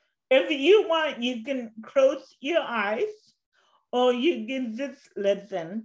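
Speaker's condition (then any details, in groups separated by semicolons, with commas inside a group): Cerebral palsy; since birth, walks with walker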